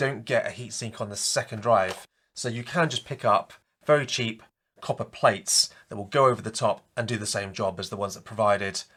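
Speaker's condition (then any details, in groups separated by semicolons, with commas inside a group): No condition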